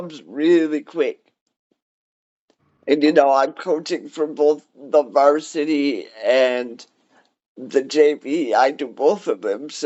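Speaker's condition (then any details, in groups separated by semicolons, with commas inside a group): Cerebral palsy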